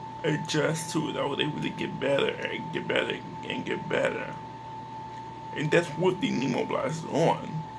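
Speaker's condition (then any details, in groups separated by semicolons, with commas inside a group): Cerebral palsy; speech is not the best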